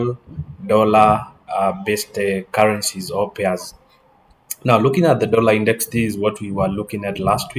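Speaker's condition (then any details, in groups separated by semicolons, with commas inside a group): No condition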